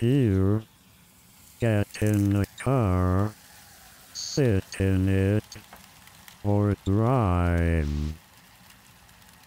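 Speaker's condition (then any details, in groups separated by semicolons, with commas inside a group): Amyotrophic lateral sclerosis; bulbar onset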